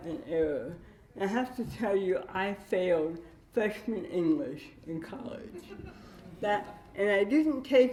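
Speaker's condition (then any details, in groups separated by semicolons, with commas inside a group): Cerebral palsy with dystonia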